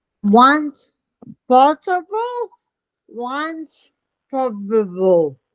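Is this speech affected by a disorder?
Yes: multiple system atrophy.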